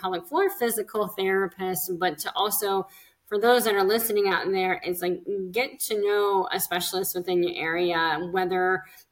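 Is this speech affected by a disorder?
Yes: cleft lip and palate; speech therapy.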